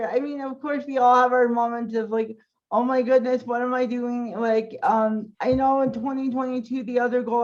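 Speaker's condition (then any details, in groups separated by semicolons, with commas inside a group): Cerebral palsy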